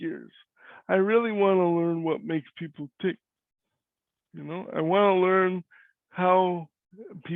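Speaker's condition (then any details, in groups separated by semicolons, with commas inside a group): Cerebral palsy; cannot walk; voice is different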